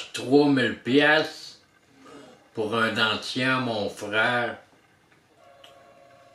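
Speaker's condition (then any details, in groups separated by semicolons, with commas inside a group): Traumatic brain injury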